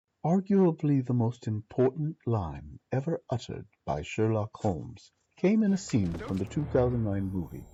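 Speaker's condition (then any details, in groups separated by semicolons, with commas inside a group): No condition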